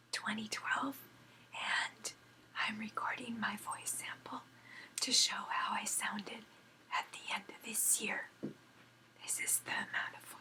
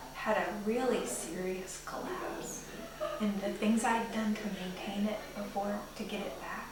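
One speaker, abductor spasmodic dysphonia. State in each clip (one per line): Before voice clinic treatment
After voice clinic treatment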